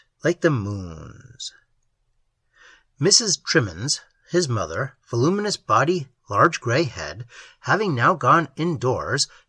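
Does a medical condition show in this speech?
No.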